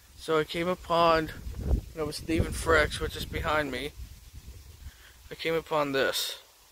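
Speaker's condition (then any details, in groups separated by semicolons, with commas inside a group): No condition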